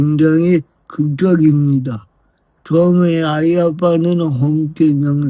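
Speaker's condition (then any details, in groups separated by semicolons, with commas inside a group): Brain lesion disability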